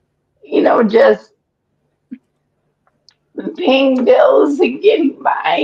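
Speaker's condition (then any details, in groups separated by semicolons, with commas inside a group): ALS; breathless after exertion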